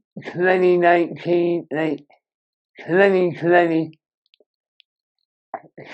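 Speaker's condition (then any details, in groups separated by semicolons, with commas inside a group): Moebius syndrome; severe nerve damage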